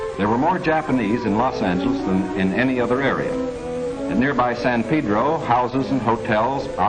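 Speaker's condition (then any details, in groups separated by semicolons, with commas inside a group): No condition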